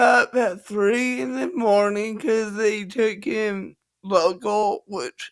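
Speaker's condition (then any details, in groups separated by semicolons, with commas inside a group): Cerebral palsy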